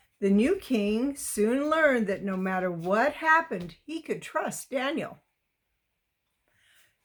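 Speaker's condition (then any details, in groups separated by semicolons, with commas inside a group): No condition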